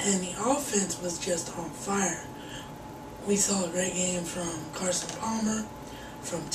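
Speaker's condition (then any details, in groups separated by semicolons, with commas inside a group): Cerebral palsy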